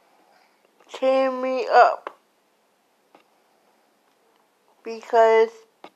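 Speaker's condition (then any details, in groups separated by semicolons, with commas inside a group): Cerebral palsy; slurred speech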